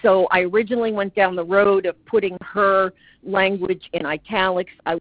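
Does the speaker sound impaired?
No.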